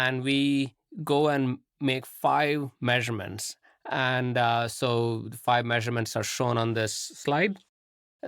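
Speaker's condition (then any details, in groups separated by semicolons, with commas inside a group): No condition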